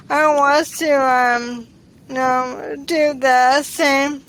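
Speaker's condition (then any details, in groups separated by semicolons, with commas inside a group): ALS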